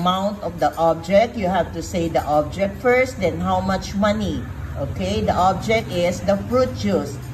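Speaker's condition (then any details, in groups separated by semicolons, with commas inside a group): No condition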